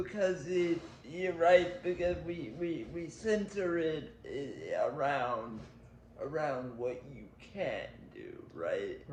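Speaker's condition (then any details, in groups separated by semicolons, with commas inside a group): Cerebral palsy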